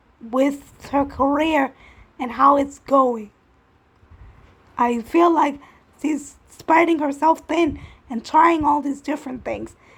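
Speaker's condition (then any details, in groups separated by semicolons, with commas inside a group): Cerebral palsy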